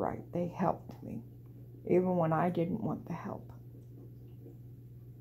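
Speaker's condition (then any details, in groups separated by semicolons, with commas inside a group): Cerebral palsy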